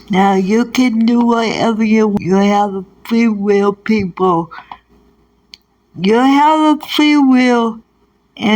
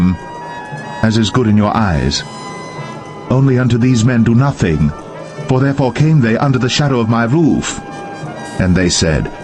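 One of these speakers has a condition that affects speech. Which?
The first: cerebral palsy; present from birth.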